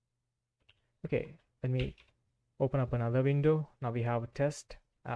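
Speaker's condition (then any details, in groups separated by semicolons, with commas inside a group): No condition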